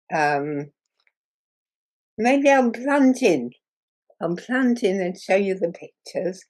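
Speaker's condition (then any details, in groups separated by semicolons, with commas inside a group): Muscular dystrophy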